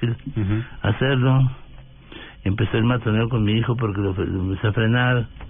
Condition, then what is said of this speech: Parkinson's disease. Como tengo la voz ahora que a veces me tiembla, a veces se me entiende, a veces no se me entiende